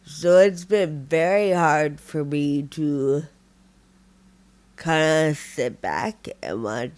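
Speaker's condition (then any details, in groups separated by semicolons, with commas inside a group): Friedreich ataxia, severe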